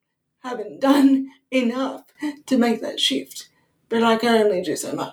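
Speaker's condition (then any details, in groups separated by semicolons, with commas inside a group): Cerebral palsy; wheelchair user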